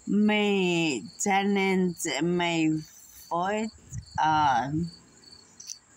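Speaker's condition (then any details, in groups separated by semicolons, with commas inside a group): Muscular dystrophy; unable to walk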